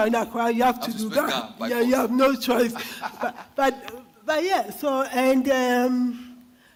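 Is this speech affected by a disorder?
Yes: cerebral palsy; diagnosed by brain scan.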